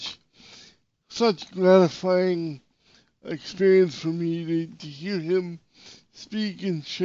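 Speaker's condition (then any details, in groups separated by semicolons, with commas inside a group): Cerebral palsy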